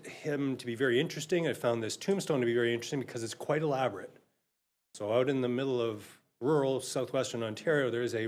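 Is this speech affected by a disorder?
No.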